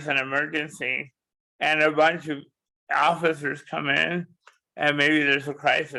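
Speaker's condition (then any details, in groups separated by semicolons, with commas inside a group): Cerebral palsy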